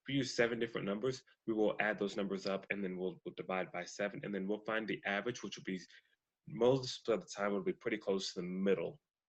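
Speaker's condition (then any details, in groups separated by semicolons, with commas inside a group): No condition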